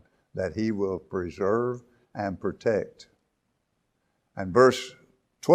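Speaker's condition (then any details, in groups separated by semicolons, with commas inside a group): No condition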